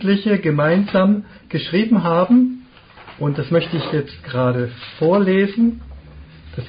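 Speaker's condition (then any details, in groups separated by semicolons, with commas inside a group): No condition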